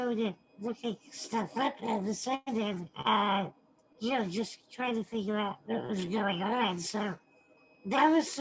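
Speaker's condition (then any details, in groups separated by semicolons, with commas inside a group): Spinal muscular atrophy type 2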